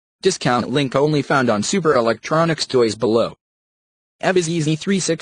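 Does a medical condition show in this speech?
No.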